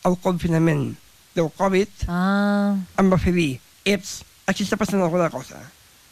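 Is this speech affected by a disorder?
Yes: Down syndrome; extra chromosome, learns at own pace, needs extra time to understand and process explanations; very talkative, expresses self in own way and own words, dislikes being corrected.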